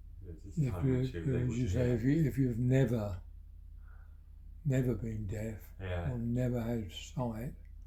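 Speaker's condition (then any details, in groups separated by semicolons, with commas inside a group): Parkinson's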